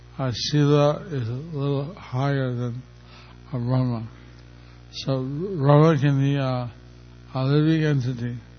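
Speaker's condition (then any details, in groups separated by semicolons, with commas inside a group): Stroke; speaking not easy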